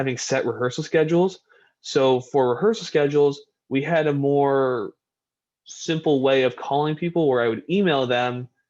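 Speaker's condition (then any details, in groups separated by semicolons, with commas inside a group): No condition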